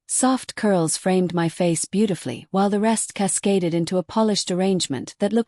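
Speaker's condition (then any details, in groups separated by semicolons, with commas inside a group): No condition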